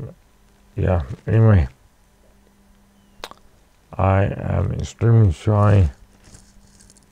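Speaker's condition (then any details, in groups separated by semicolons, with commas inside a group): Cerebral palsy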